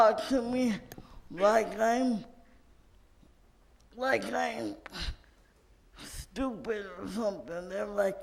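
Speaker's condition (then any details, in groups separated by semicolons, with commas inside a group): Cerebral palsy; from birth, uses wheelchair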